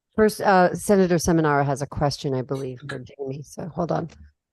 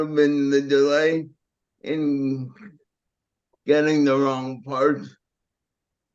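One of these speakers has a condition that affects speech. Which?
The second: cerebral palsy; lifelong wheelchair use.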